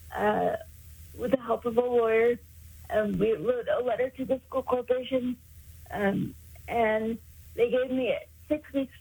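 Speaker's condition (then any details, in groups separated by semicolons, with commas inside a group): Cerebral palsy; caused by lack of oxygen to brain at birth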